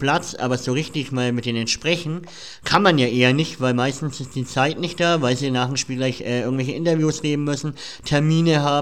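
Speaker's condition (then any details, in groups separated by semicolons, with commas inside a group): Cleft palate; cleft palate present since childhood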